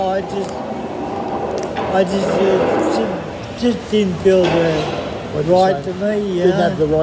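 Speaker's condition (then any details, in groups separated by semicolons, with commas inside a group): MND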